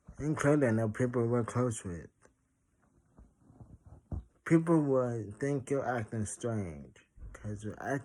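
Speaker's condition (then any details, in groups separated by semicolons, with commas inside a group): Traumatic brain injury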